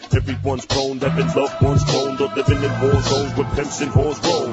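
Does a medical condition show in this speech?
No.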